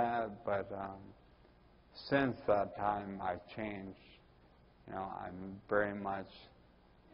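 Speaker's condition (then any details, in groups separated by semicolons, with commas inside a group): Ataxia; speech typical of the condition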